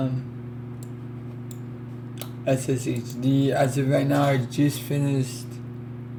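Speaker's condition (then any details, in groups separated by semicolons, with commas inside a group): Cerebral palsy; affects legs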